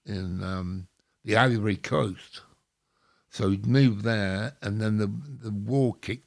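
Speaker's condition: Stroke; mini stroke since last podcast visit

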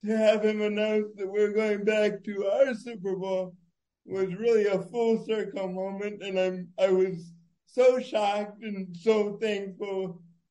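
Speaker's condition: Cerebral palsy; disorder described as making talking difficult, expected at diagnosis to probably never talk

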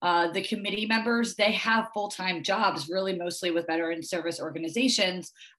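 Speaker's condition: No condition

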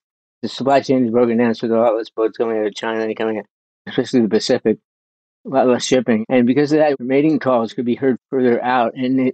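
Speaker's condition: Young-onset Parkinson's disease; diagnosed at age 29, spinal surgery, shattered arm; about three decades since diagnosis, getting worse

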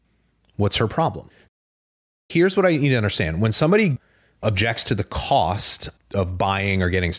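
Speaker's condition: No condition

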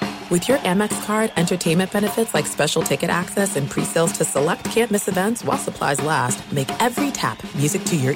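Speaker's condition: No condition

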